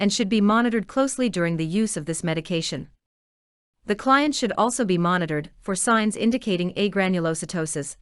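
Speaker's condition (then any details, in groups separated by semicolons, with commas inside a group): No condition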